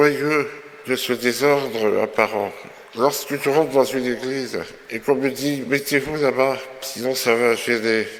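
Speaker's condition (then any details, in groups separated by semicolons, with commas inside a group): Myopathy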